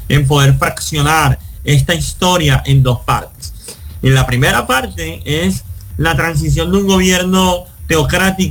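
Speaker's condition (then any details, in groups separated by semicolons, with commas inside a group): Cleft lip and palate; congenital cleft lip and complete cleft palate, no palatal bone, nasal passages joined, seven surgeries; nasal passage still open after seven surgeries; born with no chance of speaking, now speaks, speaks a lot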